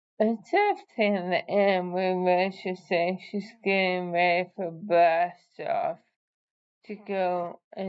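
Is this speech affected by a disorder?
Yes: ALS.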